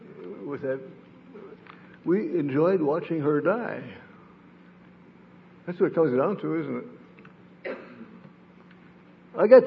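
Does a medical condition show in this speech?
Yes: Parkinson's disease; sleep disrupted.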